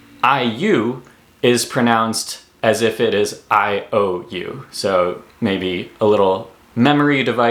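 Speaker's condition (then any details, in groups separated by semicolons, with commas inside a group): No condition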